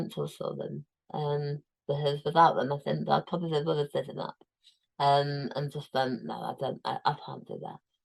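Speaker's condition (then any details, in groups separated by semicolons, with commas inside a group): Tongue cancer, tongue removed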